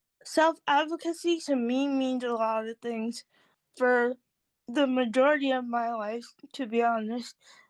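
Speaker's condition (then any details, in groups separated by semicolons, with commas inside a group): Cerebral palsy; from birth; nonverbal earlier in life, extensive therapy, now speaks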